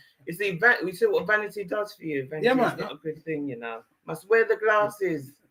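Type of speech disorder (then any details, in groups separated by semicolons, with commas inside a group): None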